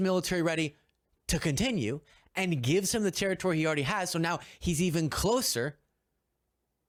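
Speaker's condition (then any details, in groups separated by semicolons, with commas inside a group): No condition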